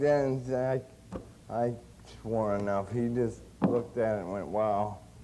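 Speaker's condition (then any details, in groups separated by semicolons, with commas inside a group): Cerebral palsy; since birth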